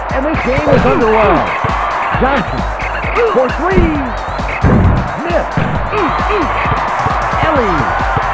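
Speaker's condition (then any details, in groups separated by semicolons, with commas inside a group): No condition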